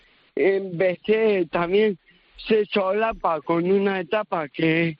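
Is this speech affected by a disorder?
Yes: cerebral palsy; cerebral palsy from birth, diagnosed years later after MRI, early intervention from infancy, no intellectual disability.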